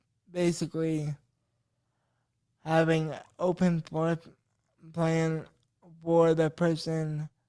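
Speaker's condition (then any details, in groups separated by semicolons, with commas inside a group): Cerebral palsy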